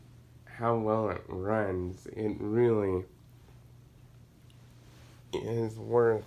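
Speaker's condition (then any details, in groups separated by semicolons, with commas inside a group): Cerebral palsy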